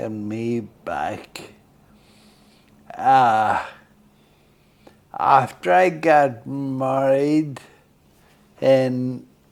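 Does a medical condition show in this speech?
Yes: Friedreich's ataxia; late-onset type, onset around age 40.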